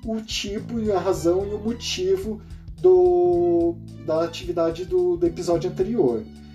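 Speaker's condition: No condition

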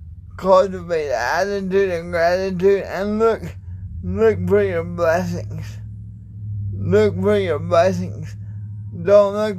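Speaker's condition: Cerebral palsy; without the additional related health conditions some others with it have

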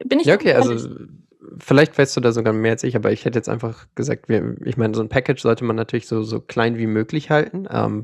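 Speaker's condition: No condition

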